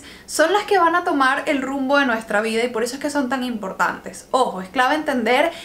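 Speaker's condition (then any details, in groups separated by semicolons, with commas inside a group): No condition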